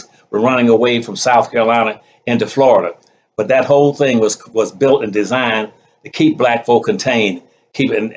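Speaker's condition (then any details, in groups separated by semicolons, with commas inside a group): No condition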